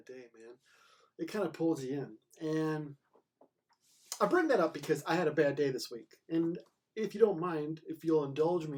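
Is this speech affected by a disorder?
No.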